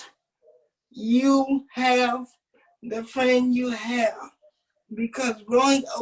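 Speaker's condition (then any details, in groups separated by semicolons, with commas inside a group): Cerebral palsy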